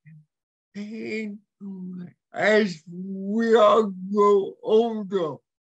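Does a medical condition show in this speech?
Yes: cerebral palsy; hearing impaired.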